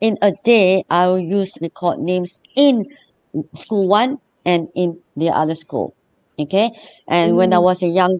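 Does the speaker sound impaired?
Yes: cleft lip and palate; congenital cleft lip and palate splitting into nose, 8 to 10 surgeries from 3 months to age 30; born with speech impediment from palate break, about 1 to 1.5 years speech therapy.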